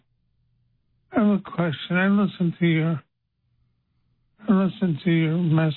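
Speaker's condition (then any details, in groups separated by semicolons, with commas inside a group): Parkinson's disease; 12 years since onset, progressively worsening; losing ability to talk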